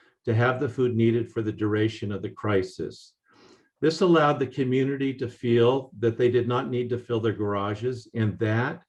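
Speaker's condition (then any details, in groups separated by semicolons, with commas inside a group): No condition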